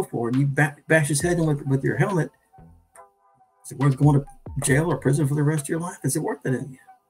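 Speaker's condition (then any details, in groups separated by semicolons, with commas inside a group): No condition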